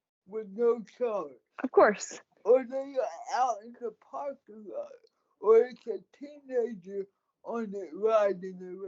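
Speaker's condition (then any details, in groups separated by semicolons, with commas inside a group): Cerebral palsy; speech affected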